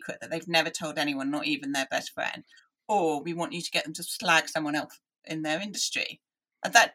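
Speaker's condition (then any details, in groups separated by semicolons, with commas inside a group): Deafness; analog hearing aids in childhood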